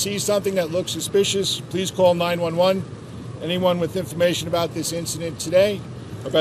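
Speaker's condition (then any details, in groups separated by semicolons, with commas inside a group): No condition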